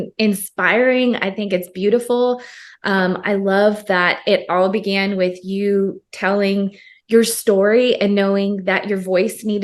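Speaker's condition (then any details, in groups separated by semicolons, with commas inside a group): No condition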